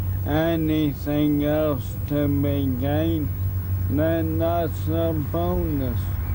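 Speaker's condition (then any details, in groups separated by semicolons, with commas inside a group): Motor neuron disease; muscles not doing what they should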